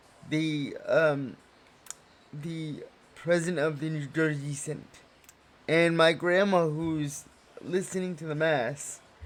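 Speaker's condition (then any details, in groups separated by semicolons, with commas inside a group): Cerebral palsy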